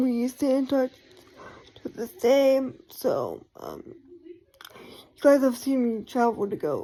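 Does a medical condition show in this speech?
Yes: cerebral palsy.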